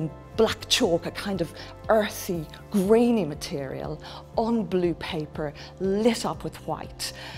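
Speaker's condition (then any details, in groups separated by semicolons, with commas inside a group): No condition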